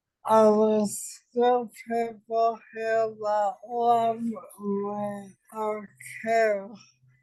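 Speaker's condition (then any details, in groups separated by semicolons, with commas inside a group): ALS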